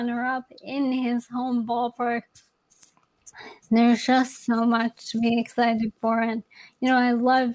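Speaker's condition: ALS; young onset

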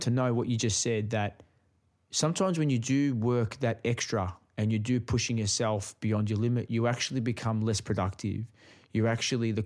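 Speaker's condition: No condition

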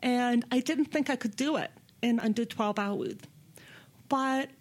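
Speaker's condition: Deafness; speaks with own voice

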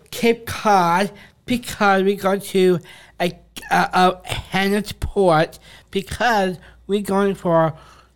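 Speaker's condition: Down syndrome; few Spanish and French words

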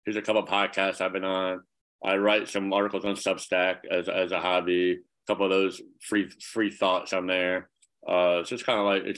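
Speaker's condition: Cleft palate, severe

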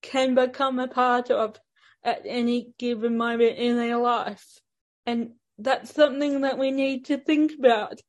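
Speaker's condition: Ataxic cerebral palsy; ambulant wheelchair user

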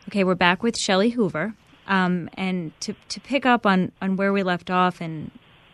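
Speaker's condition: No condition

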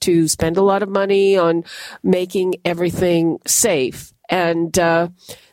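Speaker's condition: No condition

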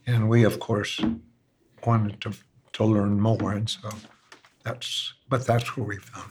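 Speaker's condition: ALS; diagnosed at an ALS clinic, attends ALS support group

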